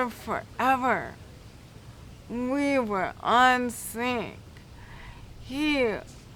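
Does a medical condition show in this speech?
Yes: cerebral palsy; affects speech.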